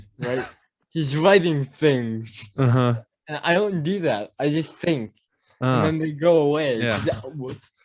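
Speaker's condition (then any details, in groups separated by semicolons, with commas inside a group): Cerebral palsy; mild speech impediment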